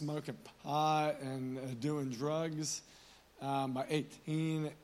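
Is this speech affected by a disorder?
Yes: stutter; stuttered all through school; current stutter, may get a little blocked while speaking; gets a little blocked up, blocks usually before statements felt important; here prolonged sounds, blocks.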